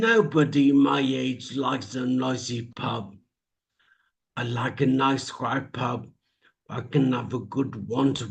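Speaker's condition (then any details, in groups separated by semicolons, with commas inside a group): Traumatic brain injury; speech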